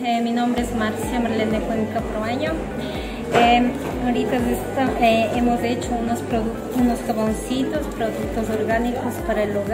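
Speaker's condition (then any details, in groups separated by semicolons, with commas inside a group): No condition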